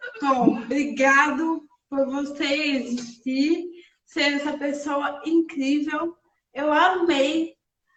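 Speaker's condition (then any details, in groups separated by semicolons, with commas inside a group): Cerebral palsy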